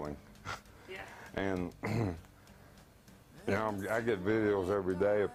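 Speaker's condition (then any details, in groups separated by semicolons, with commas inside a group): ALS; affects neck and throat; struggles with small tasks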